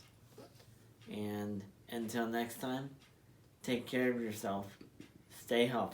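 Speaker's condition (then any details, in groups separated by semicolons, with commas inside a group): Spastic diplegia cerebral palsy; spastic diplegia, manual wheelchair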